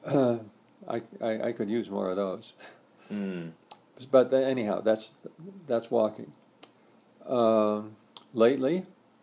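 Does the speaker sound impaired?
Yes: Parkinson's disease; earlier breathing trouble during sleep, reduced gait, stooped posture, stiff right arm, lost force and speed; about 10-11 years since diagnosis, age 79, walks almost daily, regular yoga practice, good posture.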